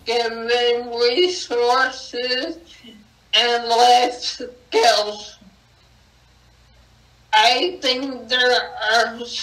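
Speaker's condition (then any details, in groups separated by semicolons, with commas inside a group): Acquired brain injury; cannot talk as before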